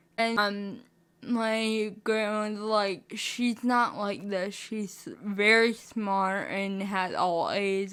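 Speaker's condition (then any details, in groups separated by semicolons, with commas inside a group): Spastic cerebral palsy, mixed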